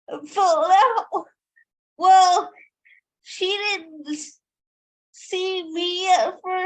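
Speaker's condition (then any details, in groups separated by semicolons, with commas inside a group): Cerebral palsy; from birth, 42 surgeries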